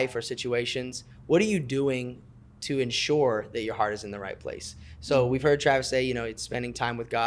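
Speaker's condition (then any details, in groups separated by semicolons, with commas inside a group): No condition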